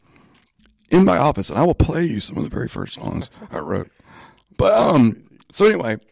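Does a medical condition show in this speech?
Yes: spasmodic dysphonia; in speech therapy with doctors, band crowns off for medical year; voice issue, asks listeners to excuse voice.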